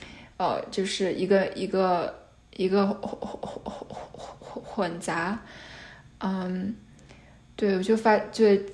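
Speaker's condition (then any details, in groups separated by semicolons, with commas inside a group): Stuttering; noticed in high school English class on br- of British, possible unnoticed childhood stutter, then more words; frequent repetitions of initial syllables and sounds, fillers; repeated sounds, repeated words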